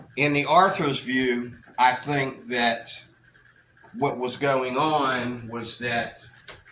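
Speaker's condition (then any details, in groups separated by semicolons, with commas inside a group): No condition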